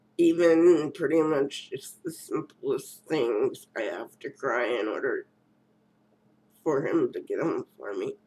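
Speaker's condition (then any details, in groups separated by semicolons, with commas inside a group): Cerebral palsy; first word not said quite right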